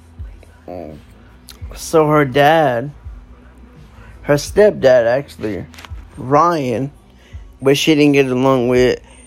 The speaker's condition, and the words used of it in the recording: Cerebral palsy. I can talk. I can walk. And I'm blessed for that.